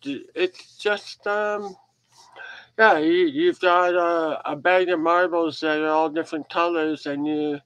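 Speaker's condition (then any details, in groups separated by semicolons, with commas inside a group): Head and neck cancer surgery; large tumor removed from side of neck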